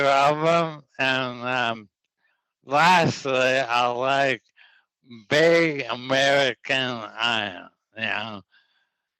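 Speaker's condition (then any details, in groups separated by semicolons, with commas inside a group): ALS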